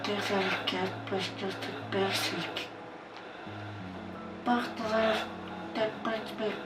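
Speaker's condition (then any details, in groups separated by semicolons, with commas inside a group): Fus ALS; genetic FUS mutation, highly aggressive, onset as limp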